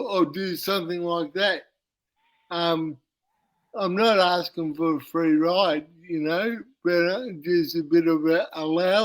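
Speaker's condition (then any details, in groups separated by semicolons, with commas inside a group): Cerebral palsy; uses wheelchair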